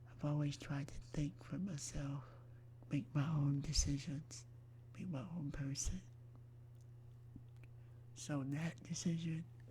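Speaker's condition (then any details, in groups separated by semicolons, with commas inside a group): Myasthenia gravis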